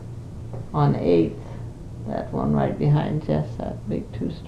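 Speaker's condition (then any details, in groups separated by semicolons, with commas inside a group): Parkinson's disease; Parkinson's for 5 years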